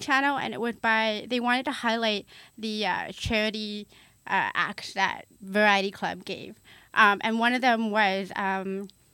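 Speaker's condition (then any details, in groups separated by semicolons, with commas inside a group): Hard of hearing; hard of hearing since age one, considered permanent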